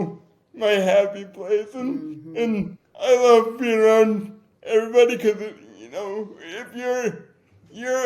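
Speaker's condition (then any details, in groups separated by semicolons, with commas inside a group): Cerebral palsy; difficult to talk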